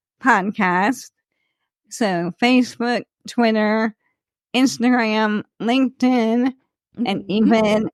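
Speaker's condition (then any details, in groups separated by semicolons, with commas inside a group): ALS; speech slightly slurred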